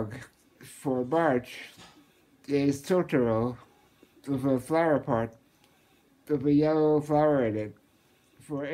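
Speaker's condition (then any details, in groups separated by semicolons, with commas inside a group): Muscular dystrophy, Duchenne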